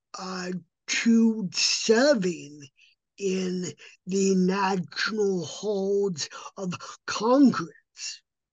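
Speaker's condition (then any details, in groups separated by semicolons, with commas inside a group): Cerebral palsy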